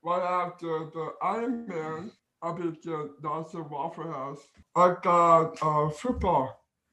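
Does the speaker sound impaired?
Yes: Down syndrome.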